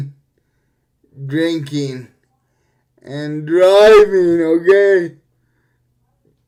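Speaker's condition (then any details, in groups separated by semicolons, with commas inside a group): Cerebral palsy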